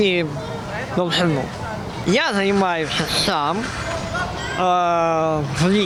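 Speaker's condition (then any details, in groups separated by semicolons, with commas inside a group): Cerebral palsy; from birth, congenital lip and jaw defects, five operations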